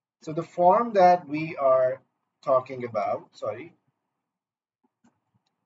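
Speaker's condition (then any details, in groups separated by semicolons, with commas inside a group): No condition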